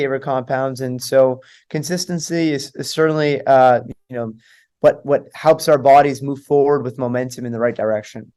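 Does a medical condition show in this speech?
No.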